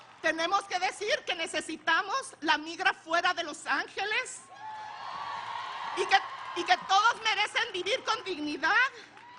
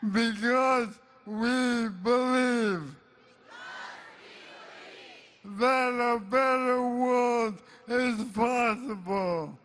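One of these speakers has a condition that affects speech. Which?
The second: ALS; diagnosed 2 years ago, paralysis spreading through whole body; weak voice.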